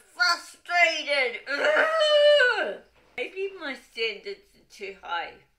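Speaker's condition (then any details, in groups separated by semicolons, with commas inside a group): Cerebral palsy, dystonic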